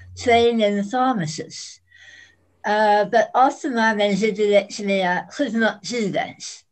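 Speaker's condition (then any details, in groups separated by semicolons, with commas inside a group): Head and neck cancer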